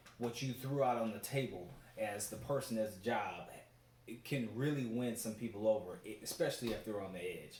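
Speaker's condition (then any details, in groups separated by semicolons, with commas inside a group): No condition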